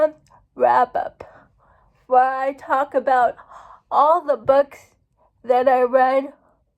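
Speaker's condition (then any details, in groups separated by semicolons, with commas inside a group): Cerebral palsy; uses wheelchair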